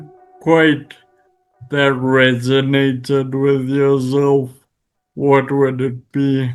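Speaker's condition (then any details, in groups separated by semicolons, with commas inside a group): Friedreich's ataxia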